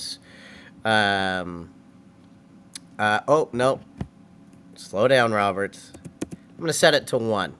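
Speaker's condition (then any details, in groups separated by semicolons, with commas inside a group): No condition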